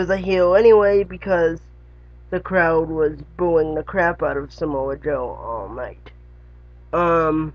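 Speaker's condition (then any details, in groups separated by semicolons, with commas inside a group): Cerebral palsy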